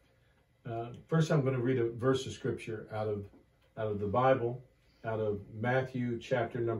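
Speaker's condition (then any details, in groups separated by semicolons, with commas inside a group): No condition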